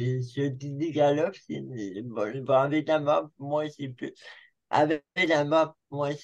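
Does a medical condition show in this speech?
Yes: cerebral palsy.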